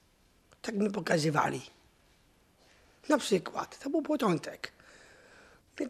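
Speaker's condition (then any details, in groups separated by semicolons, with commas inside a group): Down syndrome; adult, intellectual disability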